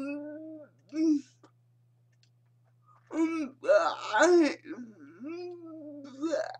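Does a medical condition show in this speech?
Yes: cerebral palsy.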